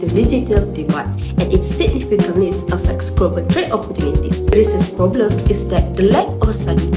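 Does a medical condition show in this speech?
No.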